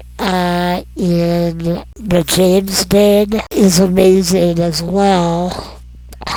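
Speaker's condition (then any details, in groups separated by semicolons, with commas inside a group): Non-progressive muscular dystrophy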